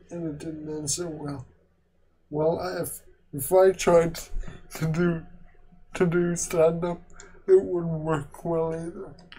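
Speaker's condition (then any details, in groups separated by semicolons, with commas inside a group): Quadriplegic cerebral palsy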